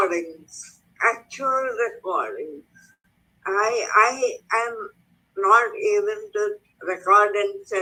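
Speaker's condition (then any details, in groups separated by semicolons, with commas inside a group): Cerebral palsy; speech affected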